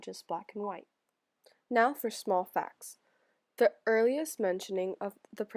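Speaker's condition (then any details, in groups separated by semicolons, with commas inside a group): No condition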